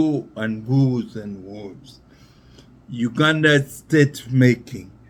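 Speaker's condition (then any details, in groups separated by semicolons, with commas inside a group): Neurological disease; affects speech and balance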